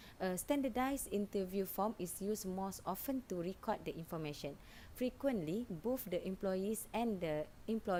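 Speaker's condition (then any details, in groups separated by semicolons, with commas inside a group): No condition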